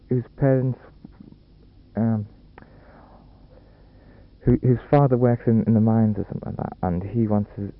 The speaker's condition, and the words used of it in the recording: Stuttering. No, there's times, and you feel okay, but if the stammer starts, then you feel a bit awkward, a bit embarrassed, maybe.